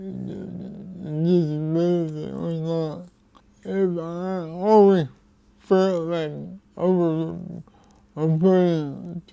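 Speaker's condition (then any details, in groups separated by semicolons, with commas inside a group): Cerebral palsy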